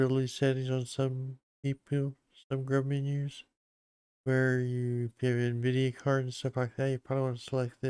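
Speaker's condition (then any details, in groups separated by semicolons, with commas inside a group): Parkinson's disease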